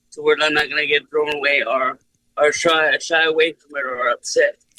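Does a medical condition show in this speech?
Yes: cerebral palsy; speech unaffected.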